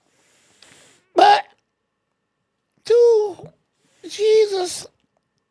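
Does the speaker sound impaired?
Yes: ALS; shoulder subluxation with drooping arms, intubated once for high CO2, needs help with self-care.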